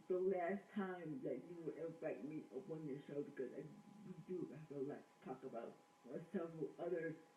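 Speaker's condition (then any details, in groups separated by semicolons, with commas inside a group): Cerebral palsy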